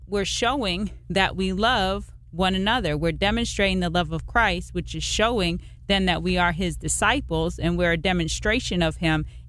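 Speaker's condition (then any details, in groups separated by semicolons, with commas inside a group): No condition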